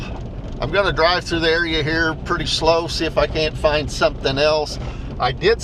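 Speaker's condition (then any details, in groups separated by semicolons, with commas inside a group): No condition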